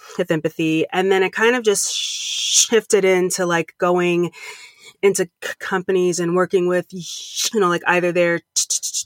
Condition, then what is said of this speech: Stuttering. Like, these things that we're doing, like me, every time I get on stage, I'm not just concerned about stuttering.